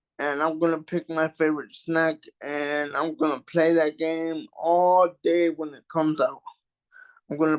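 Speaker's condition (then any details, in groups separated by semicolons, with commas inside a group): Cerebral palsy; takes deep breaths while speaking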